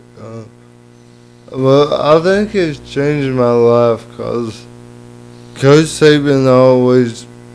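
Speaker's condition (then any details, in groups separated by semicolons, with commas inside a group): Cerebral palsy; lifelong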